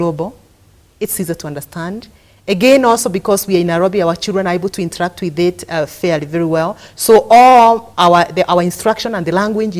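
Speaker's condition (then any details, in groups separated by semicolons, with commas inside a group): No condition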